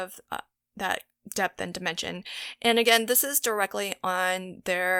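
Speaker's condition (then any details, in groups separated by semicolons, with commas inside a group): No condition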